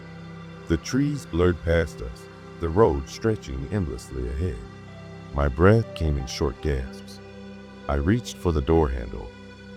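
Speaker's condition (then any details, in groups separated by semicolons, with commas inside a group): No condition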